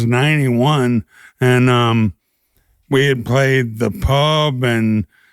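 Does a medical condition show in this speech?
Yes: ALS.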